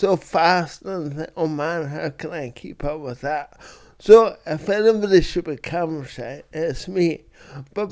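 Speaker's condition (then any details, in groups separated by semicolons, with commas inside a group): Cerebral palsy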